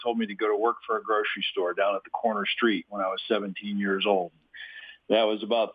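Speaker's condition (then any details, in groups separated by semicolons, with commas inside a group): No condition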